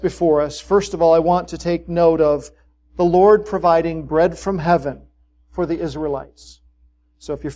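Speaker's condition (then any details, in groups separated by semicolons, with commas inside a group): No condition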